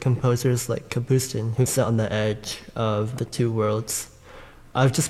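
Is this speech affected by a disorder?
Yes: bilateral cleft lip and palate; congenital bilateral cleft lip and palate, multiple childhood operations by dr. Mulliken at Boston Children's; 17 years old.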